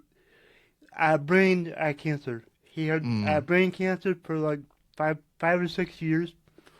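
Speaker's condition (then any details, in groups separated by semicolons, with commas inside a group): Cerebral palsy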